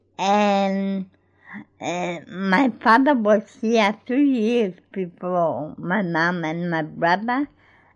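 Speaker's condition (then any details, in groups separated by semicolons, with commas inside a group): Cerebral palsy; cerebral palsy since birth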